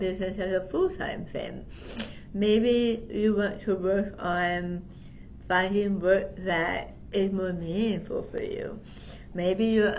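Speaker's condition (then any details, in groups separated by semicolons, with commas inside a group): Tongue cancer surgery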